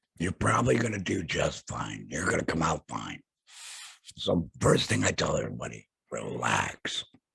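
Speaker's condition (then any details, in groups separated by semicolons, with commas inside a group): Laryngectomy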